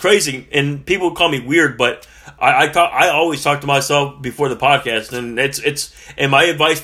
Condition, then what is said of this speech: Stuttering. I might stutter here and there, but I'm